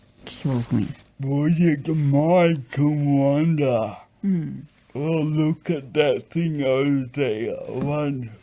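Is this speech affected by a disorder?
Yes: acquired brain injury.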